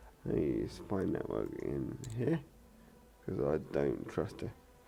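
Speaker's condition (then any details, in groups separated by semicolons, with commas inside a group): Cerebral palsy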